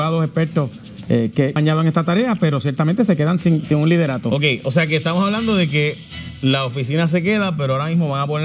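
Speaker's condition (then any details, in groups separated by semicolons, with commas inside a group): No condition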